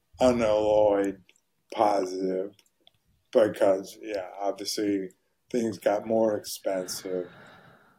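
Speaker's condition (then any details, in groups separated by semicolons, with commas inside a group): ALS; voice very hoarse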